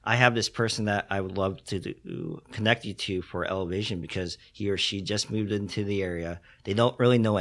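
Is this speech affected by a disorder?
Yes: cleft lip and palate; congenital.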